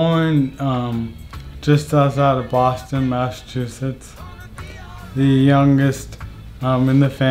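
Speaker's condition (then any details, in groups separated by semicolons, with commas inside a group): ALS; leg onset, speech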